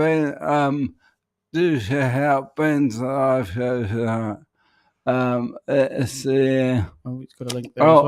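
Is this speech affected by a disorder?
Yes: ALS; voice peculiar, severely worsening, needs help speaking.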